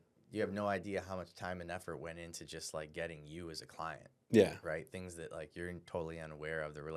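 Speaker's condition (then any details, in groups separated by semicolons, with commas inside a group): No condition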